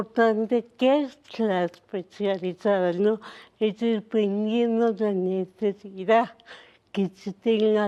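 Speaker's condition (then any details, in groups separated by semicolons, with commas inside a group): Cerebral palsy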